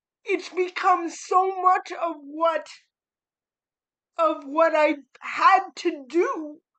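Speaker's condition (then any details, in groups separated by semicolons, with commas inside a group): Cerebral palsy; spastic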